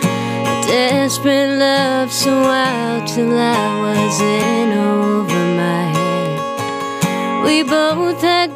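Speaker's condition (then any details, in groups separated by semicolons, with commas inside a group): No condition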